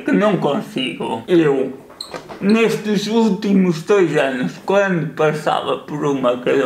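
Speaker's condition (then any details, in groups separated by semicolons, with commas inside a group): Cerebral palsy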